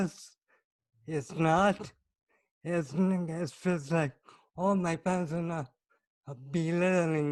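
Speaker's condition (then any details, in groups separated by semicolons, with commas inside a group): Cerebral palsy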